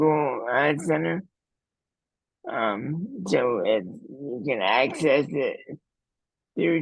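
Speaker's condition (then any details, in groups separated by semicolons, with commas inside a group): Cerebral palsy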